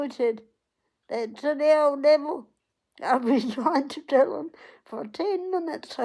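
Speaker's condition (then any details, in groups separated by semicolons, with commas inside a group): Cerebral palsy; onset at 8 days old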